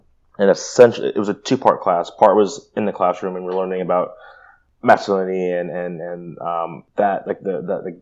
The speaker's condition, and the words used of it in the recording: Stuttering. I'm from New York and California, and I stutter a lot.